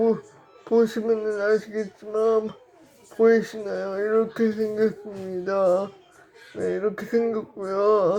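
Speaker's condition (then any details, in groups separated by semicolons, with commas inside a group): Brain lesion disability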